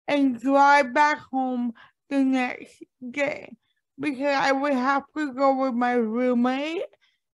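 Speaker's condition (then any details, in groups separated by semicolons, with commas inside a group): Cerebral palsy; age 45, worsening with age, cold-day joint pain, slower movement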